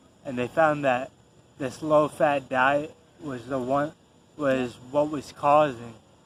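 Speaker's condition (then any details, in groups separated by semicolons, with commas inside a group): Traumatic brain injury; concussion, coma, left arm and hand affected; about 8 years since injury, still improving, hyperbaric oxygen therapy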